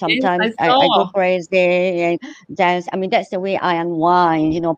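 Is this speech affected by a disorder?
Yes: cleft lip and palate; born with speech impediment from palate break, about 1 to 1.5 years speech therapy.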